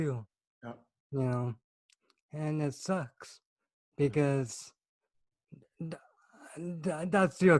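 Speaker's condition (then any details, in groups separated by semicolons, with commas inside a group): Cerebral palsy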